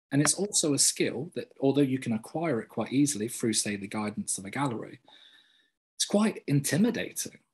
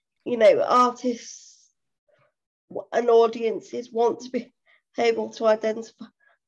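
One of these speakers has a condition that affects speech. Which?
The second: cerebral palsy; full-time wheelchair user.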